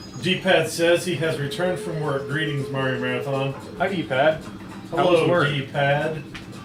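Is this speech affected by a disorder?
No.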